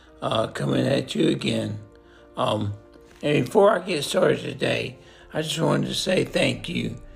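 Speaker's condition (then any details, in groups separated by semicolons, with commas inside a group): Multiple system atrophy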